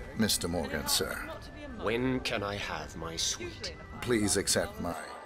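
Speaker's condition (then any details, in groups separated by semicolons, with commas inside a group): No condition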